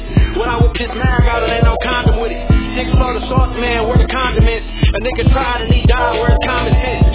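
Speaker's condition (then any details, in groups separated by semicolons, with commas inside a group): No condition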